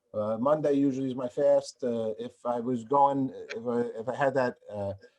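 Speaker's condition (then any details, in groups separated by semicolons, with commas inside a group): No condition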